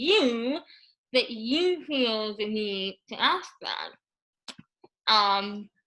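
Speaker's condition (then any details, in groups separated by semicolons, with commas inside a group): Moebius syndrome; paralyzed tongue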